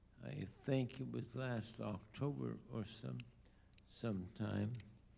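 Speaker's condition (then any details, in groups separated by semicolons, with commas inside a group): ALS; diagnosed about two years ago, late onset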